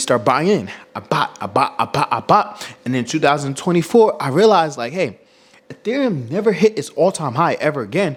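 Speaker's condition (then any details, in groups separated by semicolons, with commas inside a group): No condition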